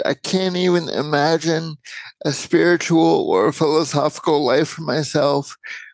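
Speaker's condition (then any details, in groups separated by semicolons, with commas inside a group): Cerebral palsy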